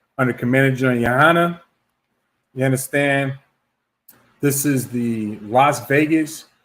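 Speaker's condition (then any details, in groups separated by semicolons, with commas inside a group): No condition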